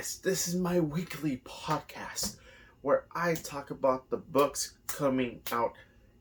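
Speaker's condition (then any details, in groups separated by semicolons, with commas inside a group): No condition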